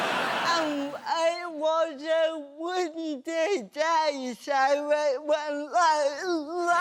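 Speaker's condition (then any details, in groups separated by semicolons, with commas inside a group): Cerebral palsy; birth asphyxia, 15 minutes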